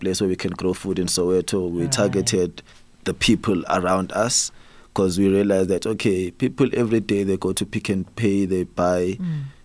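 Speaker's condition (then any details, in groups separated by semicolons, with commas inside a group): No condition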